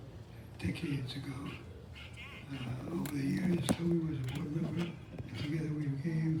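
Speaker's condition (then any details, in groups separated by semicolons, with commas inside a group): Parkinson's disease; recently diagnosed, late onset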